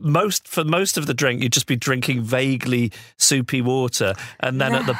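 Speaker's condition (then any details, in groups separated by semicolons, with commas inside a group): No condition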